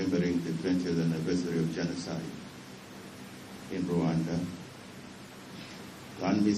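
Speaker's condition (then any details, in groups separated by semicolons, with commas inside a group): No condition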